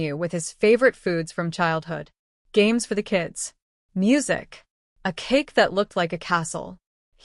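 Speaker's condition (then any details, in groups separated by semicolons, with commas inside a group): No condition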